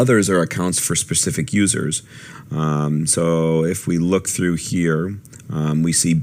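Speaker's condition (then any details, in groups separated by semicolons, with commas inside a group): No condition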